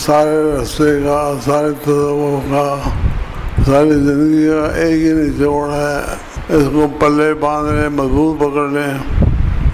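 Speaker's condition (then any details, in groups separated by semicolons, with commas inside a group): Difficulty speaking; keeps remarks brief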